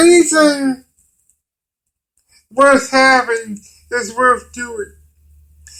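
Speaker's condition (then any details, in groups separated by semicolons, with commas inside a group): Cerebral palsy; limited use of the hands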